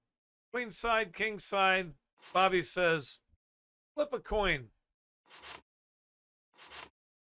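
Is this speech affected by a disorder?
No.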